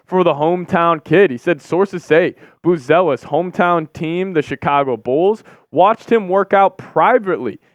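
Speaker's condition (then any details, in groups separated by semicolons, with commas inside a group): No condition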